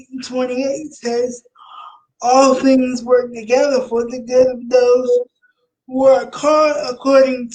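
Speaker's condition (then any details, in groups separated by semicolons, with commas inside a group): Cerebral palsy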